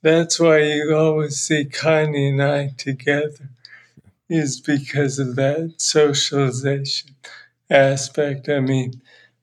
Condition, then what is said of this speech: Parkinson's disease. Well, I think you can hear right now from his voice, there's so many different challenges in Parkinson's, so